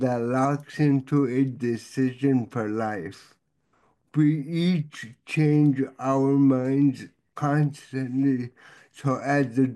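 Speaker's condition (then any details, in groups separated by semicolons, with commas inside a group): Cerebral palsy; difficulty keeping body completely still, e.g. for MRI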